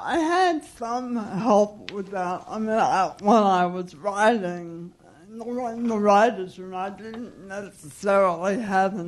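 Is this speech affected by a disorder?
Yes: cerebral palsy.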